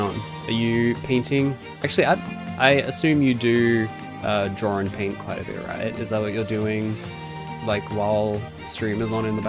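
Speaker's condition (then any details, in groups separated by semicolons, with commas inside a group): No condition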